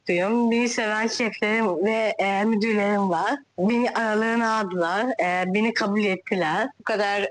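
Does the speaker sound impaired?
Yes: Down syndrome; 33-year-old woman.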